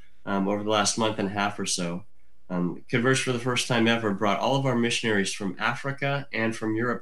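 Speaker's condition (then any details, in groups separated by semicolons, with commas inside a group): Cleft lip and palate; from birth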